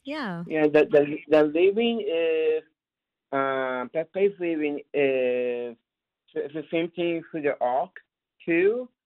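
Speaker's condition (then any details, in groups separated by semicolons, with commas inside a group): Down syndrome; lives independently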